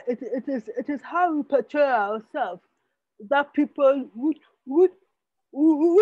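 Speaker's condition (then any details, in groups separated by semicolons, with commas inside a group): Spastic cerebral palsy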